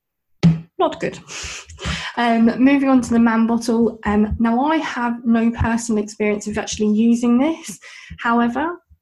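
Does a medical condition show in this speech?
Yes: bilateral cleft lip and palate; congenital, fed as infant on Man bottle squeeze feeding bottle.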